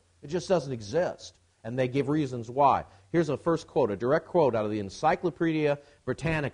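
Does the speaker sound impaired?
No.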